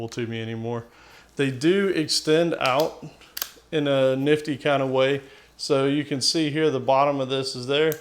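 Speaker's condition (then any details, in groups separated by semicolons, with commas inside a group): No condition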